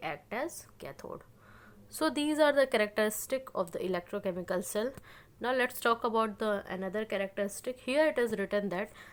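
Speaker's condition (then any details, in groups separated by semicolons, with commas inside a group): No condition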